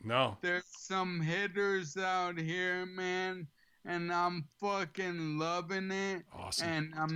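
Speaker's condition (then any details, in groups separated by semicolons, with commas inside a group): ALS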